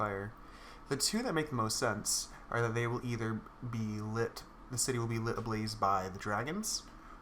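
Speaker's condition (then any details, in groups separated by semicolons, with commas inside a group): No condition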